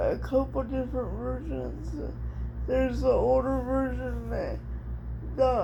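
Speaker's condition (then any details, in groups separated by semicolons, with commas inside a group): Cerebral palsy; speech somewhat affected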